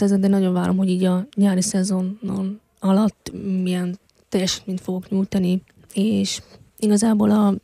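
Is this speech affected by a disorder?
Yes: hearing loss since infancy; congenital, found at age one, device with surgery at 2.5, eight ear operations until age ten.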